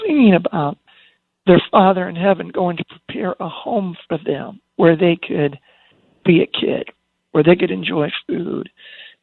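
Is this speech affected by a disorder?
Yes: spasmodic dysphonia; lost singing voice after almost 20 years, prednisone steroid shots gave 6-8 weeks relief until ineffective; muscle spasms break voice apart when speaking loudly or projecting, lost voice control.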